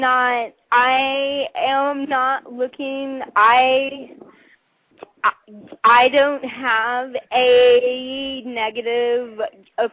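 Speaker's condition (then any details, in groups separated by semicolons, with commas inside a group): Cerebral palsy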